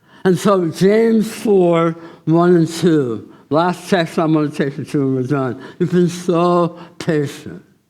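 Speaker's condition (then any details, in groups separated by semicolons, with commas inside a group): Tongue cancer surgery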